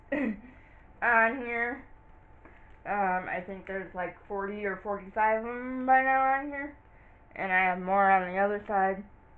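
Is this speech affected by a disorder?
Yes: cerebral palsy.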